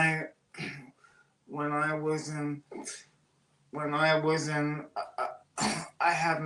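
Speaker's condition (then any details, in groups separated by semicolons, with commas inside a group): Cerebral palsy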